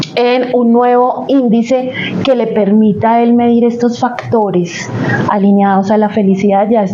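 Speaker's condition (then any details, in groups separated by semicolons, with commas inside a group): No condition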